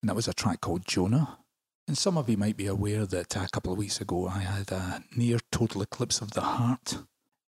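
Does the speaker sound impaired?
No.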